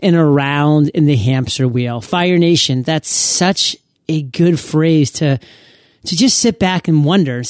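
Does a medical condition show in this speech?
No.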